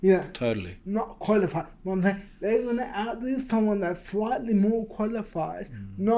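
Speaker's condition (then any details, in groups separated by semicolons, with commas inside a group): Cerebral palsy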